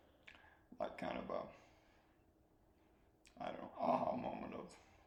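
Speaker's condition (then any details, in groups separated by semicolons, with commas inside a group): ALS; soft spoken, swallowing getting harder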